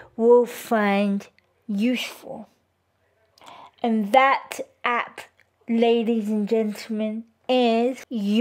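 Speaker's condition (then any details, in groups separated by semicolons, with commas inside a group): Cerebral palsy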